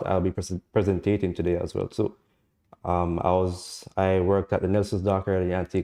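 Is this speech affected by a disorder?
No.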